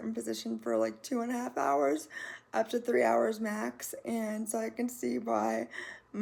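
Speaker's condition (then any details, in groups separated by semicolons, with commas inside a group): Cerebral palsy; muscle tightness, hip replacement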